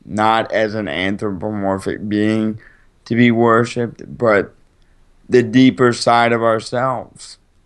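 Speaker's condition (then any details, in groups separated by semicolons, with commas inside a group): Cerebral palsy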